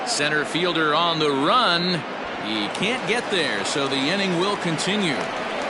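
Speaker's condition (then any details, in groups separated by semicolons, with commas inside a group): No condition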